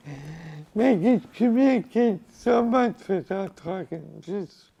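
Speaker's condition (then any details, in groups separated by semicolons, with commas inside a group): Cerebral palsy; from birth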